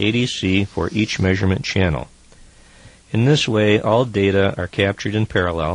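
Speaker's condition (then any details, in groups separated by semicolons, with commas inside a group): No condition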